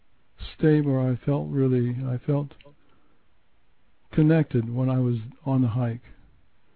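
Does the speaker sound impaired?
Yes: Parkinson's; onset 2003 as minor arm tremor, age 69, progressed to barely moving before medication; low dose Mirapex, yoga, Bowen therapy, John Coleman's alternative approach, limited food intake.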